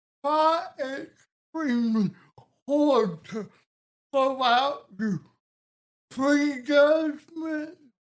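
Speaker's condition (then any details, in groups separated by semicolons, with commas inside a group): Cerebral palsy; affects balance, fine motor; diagnosed age 2; speech impediment, often hard to understand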